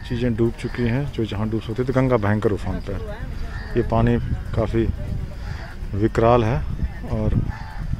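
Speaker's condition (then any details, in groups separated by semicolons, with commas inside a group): No condition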